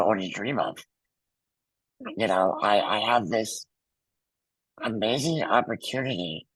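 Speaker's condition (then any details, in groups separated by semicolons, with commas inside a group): Muscular dystrophy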